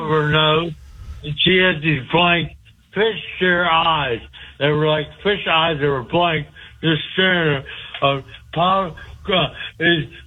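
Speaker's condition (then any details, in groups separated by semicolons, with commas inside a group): Speech impediment; host understood every word on this call, better than ever before; usually hard to understand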